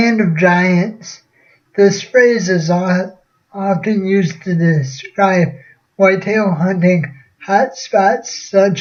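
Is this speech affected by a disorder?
Yes: cerebral palsy.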